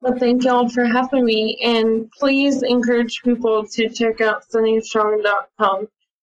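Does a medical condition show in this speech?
Yes: ALS; attends ALS clinic.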